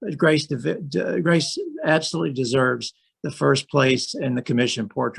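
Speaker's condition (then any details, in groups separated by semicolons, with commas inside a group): No condition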